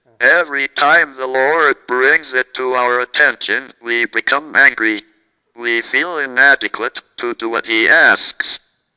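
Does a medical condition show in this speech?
Yes: cerebral palsy, through a speech-generating device; had caregiver who helped with walking attempts.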